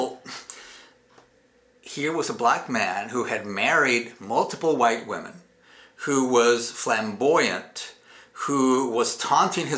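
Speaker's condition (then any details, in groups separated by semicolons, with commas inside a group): No condition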